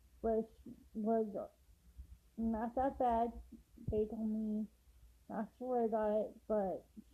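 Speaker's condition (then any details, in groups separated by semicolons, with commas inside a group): Cerebral palsy; affects walking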